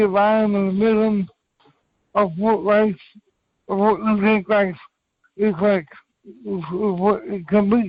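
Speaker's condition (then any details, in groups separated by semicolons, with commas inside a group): Cerebral palsy; from birth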